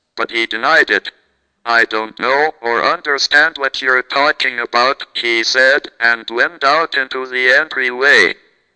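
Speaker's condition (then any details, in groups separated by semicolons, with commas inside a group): Cerebral palsy, speech-generating device; present from birth, never walked, had caregiver who helped with walking attempts; never knew what it was like to talk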